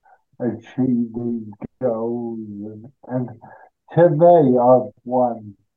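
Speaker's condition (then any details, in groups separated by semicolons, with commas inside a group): Cerebral palsy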